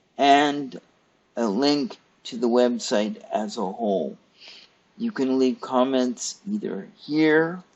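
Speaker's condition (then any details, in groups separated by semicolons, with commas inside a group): Cerebral palsy; stiff muscles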